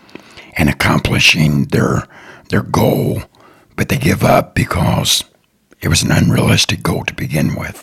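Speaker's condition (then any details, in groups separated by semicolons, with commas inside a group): Throat cancer; came through it; voice affected, fears listeners criticizing voice, voice cannot be changed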